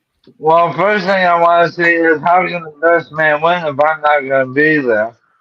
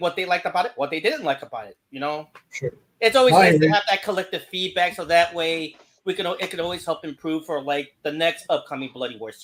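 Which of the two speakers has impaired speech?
The first: ALS; diagnosed about a month ago.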